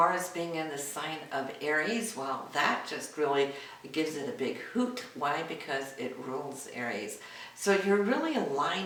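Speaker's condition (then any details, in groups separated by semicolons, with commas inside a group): No condition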